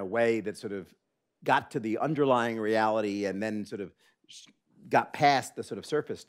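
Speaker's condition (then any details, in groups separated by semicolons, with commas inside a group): No condition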